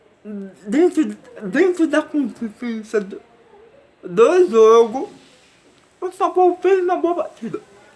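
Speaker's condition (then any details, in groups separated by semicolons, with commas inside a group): Cerebral palsy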